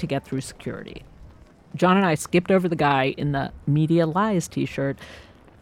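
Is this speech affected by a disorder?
No.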